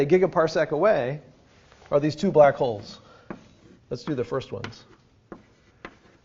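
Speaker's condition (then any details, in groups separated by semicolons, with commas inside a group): No condition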